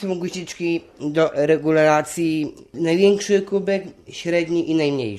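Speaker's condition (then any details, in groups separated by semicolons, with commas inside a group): Down syndrome; intellectual disability, intermittent memory lapses, difficulty with arithmetic and counting money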